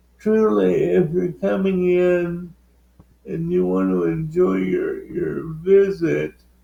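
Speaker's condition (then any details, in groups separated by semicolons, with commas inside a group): Cerebral palsy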